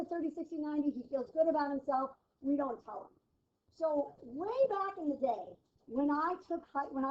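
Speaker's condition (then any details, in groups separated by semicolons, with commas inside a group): No condition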